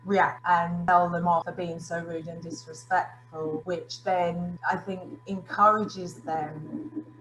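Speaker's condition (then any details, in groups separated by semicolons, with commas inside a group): No condition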